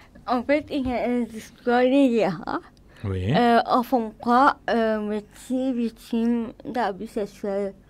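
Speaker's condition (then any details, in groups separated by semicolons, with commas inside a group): Cerebral palsy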